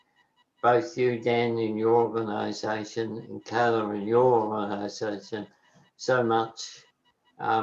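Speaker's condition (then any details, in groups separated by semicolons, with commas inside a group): Motor neurone disease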